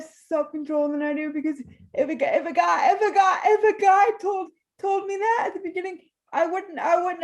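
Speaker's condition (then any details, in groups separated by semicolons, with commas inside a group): Cerebral palsy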